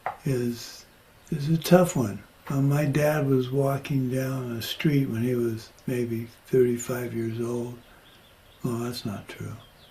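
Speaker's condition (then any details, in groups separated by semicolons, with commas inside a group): Parkinson's; progressing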